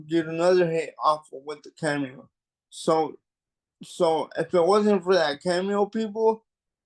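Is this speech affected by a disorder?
Yes: cerebral palsy; mild.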